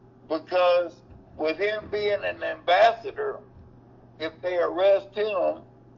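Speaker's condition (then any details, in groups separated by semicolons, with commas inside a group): Cerebral palsy; mobility affected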